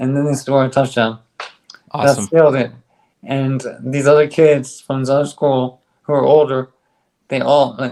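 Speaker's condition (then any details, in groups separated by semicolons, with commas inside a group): ALS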